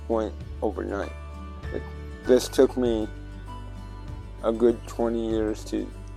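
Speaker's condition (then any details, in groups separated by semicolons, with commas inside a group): Cerebral palsy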